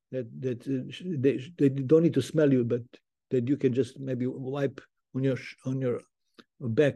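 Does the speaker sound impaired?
Yes: Parkinson's disease; diagnosed 2010, could not play guitar syncopation, stopped playing guitar publicly 2015.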